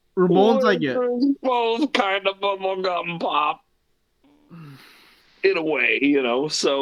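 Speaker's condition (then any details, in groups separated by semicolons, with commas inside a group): No condition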